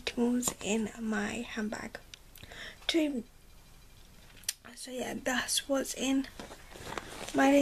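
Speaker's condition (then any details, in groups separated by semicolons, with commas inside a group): Cerebral palsy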